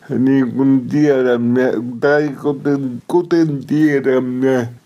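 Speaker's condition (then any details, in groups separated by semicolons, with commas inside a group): Cerebral palsy; somewhat unclear, self-described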